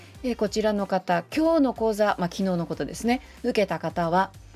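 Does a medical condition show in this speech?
No.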